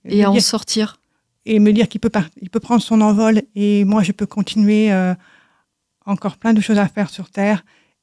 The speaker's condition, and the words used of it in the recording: Deafness. Oui. On ne peut pas savoir si vous ne nous le dites pas que, vous êtes sourde.